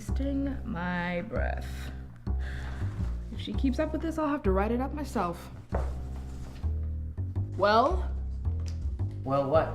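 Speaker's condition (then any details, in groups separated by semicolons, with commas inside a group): No condition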